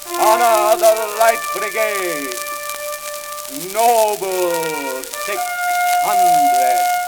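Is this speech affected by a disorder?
No.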